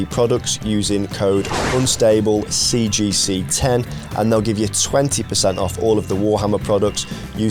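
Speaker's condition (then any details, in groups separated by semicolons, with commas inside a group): No condition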